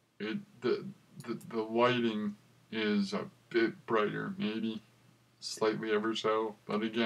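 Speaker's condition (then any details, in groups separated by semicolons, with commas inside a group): Cerebral palsy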